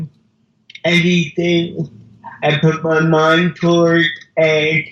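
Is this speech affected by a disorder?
Yes: cerebral palsy; mild speech impediment.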